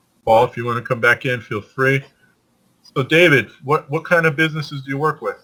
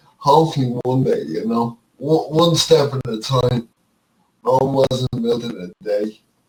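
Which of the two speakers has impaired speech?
The second: cerebral palsy.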